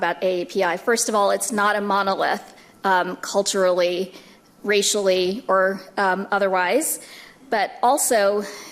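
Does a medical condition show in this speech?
No.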